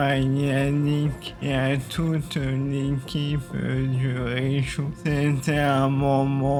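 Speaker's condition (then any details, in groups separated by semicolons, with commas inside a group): ALS (maladie de Charcot); uses wheelchair; about a year and a half since onset, lifted by others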